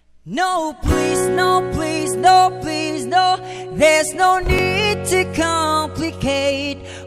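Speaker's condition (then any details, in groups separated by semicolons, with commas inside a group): No condition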